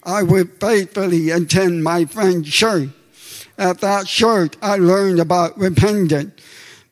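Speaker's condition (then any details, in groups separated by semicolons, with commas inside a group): Deafness; comfortable speaking and using own voice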